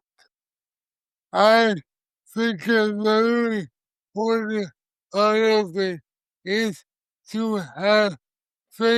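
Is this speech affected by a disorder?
Yes: cerebral palsy.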